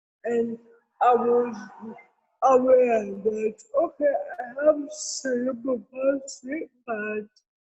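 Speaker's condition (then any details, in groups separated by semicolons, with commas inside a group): Cerebral palsy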